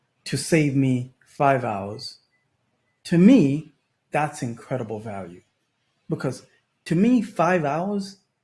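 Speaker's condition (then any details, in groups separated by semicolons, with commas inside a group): No condition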